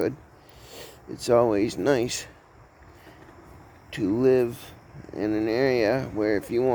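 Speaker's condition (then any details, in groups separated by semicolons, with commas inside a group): Cerebral palsy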